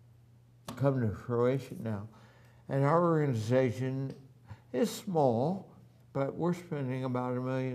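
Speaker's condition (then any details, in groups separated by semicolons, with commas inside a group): Ataxia; spinocerebellar ataxia type 3, inherited, affects hands, voice, walking; no longer walking, physical, occupational, voice therapy; voice somewhat affected since last year, voice therapy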